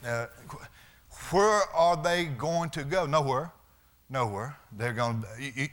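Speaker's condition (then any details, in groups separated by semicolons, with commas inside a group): Stuttering; formerly severe, could not say three words; stutter still present and audible, milder than in past; formerly blocked, could not get words out, wife stayed near when talking; prolonged sounds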